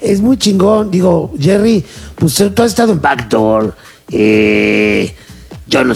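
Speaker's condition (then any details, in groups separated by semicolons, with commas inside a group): No condition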